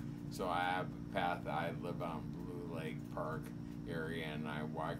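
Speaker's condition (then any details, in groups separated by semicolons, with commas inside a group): Parkinson's disease; about seven years since symptoms, recent intranasal stem cell procedure; difficulty with speech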